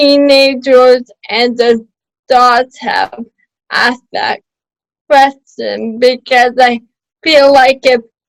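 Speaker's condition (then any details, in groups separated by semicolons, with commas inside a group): Cerebral palsy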